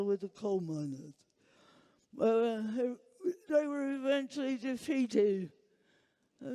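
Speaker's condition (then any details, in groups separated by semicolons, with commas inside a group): Huntington's disease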